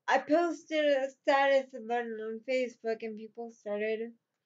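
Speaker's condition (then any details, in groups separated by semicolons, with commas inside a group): Cerebral palsy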